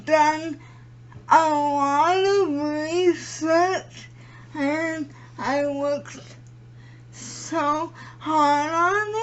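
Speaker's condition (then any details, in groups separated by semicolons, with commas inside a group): Cerebral palsy; premature birth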